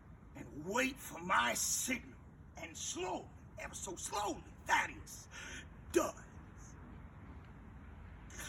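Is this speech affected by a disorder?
No.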